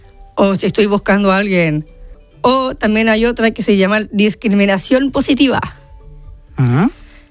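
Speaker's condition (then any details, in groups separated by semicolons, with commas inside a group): Down syndrome; congenital, diagnosed before birth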